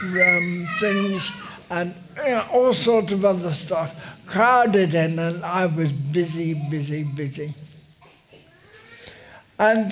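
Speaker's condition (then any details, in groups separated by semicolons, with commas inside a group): Motor neurone disease; uses wheelchair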